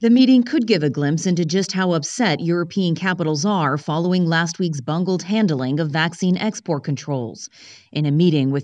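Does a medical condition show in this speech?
No.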